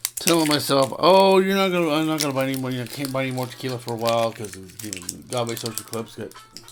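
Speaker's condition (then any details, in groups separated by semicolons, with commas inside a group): No condition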